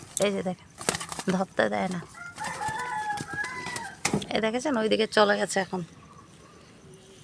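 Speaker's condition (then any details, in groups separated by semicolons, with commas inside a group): No condition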